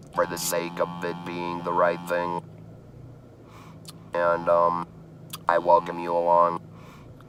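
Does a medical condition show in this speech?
Yes: laryngeal cancer laryngectomy, electrolarynx; laryngectomy, tracheostomy, neck stoma breathing; survivor, chemo and radiation; electrolarynx speech, robotic voice.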